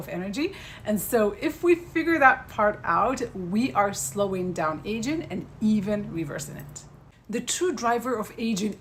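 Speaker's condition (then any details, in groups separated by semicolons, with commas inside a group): No condition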